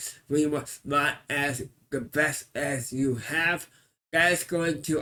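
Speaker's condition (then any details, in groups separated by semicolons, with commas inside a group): Cerebral palsy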